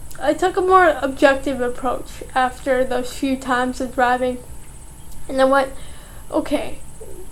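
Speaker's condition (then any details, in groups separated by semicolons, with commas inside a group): Cerebral palsy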